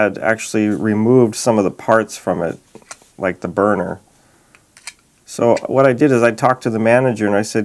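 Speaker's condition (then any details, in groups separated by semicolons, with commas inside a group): No condition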